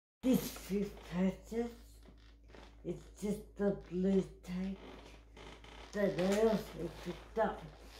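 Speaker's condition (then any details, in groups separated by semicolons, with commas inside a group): Cerebral palsy; wheelchair user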